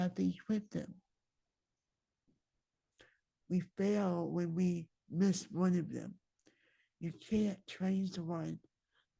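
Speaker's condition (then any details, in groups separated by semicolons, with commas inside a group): Myasthenia gravis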